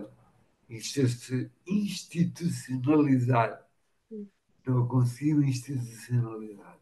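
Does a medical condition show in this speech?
Yes: machado-Joseph disease (sca3).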